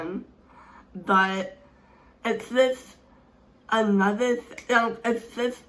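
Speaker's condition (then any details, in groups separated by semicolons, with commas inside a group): Speech impairment; hard to understand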